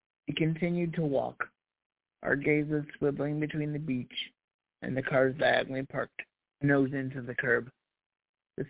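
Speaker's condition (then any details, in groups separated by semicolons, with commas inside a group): Cerebral palsy; past challenges speaking up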